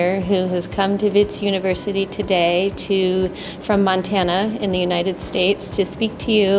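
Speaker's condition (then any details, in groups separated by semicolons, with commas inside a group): No condition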